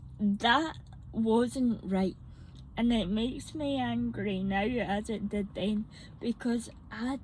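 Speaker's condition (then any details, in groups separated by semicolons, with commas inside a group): Mixed cerebral palsy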